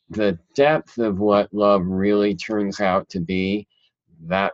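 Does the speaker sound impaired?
Yes: cleft palate; present since childhood.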